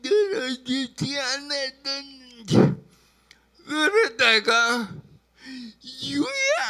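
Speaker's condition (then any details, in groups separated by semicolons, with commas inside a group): Brain lesion disability grade 1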